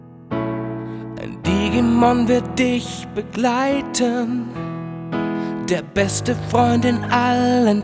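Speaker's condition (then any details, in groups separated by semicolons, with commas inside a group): No condition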